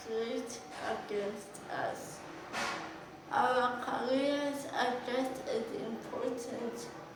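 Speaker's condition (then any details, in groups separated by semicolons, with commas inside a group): Cerebral palsy; from birth; affects speech and movement, slow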